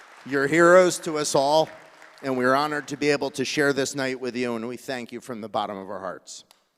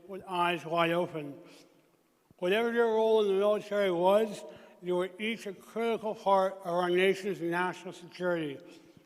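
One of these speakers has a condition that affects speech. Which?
The second: traumatic brain injury; gunshot injury, emergency tracheotomy, plastic surgery, upper dentures; 15 years since injury; speech impediment, eating and drinking problems, clearer without upper dentures.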